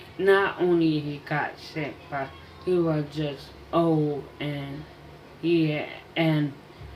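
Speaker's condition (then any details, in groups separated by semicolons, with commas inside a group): Mild cerebral palsy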